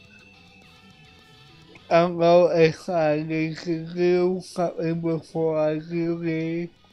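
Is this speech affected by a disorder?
Yes: cerebral palsy; affects voice.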